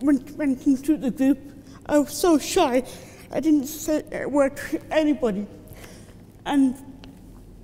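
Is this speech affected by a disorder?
Yes: cerebral palsy; from birth.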